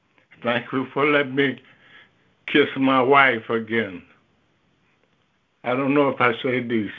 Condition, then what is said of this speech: Stroke. I've had a stroke that took some of my speech and some of my motion in my legs.